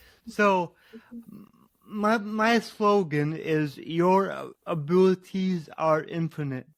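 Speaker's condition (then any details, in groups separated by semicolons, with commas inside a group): Cerebral palsy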